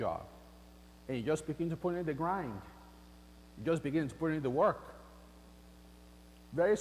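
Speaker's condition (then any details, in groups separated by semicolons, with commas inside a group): No condition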